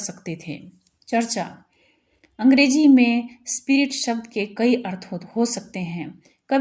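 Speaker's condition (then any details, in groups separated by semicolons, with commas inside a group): No condition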